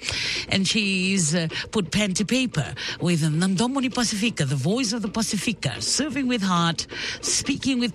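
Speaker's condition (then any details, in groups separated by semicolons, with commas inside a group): No condition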